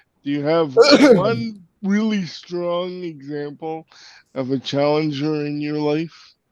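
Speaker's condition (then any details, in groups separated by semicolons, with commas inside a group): Cerebral palsy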